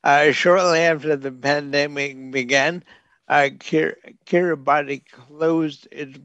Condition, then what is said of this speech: ALS (motor neuron disease). I can't talk, so I don't know if I should.